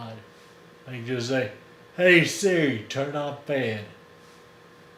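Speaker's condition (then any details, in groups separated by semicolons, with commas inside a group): Friedreich's ataxia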